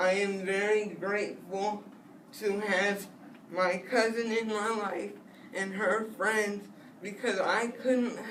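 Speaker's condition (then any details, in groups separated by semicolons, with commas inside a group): Spastic cerebral palsy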